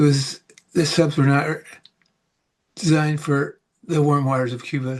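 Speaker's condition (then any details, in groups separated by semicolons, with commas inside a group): Parkinson's; about 18 years since onset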